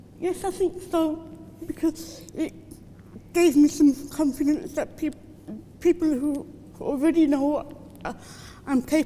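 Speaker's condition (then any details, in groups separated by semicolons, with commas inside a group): Cerebral palsy; from birth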